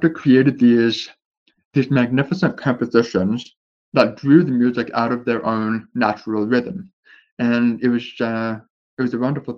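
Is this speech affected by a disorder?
Yes: deafness with speech impediment, born deaf; speech shaped by years of speech therapy.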